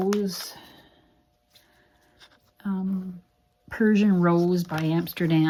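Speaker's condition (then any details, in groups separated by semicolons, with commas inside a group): No condition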